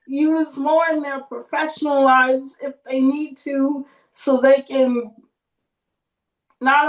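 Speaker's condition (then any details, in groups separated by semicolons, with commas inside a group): Cerebral palsy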